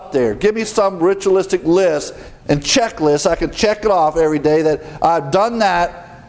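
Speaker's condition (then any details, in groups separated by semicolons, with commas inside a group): No condition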